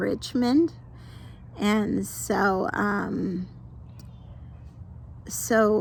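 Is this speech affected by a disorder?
Yes: mild cerebral palsy; mild form from birth.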